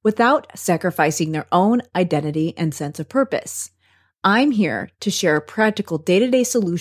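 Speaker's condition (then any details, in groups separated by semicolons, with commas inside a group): No condition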